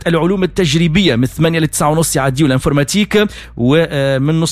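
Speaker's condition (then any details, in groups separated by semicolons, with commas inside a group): No condition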